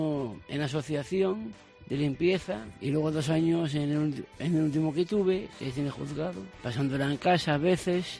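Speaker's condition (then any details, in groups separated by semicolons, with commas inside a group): Down syndrome; extra copy of chromosome 21, 48 years old, supported employment with job coach, attends Teima Down Ferrol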